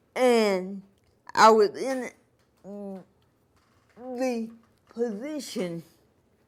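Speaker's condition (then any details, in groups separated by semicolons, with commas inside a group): Cerebral palsy; from birth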